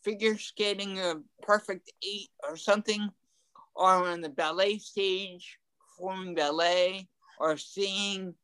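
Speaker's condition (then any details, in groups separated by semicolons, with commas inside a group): Ataxic cerebral palsy; mild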